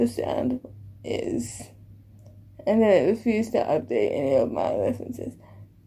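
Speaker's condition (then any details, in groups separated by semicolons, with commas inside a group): Cerebral palsy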